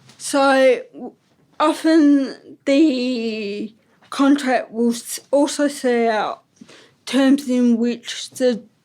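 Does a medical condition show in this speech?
Yes: ataxic cerebral palsy.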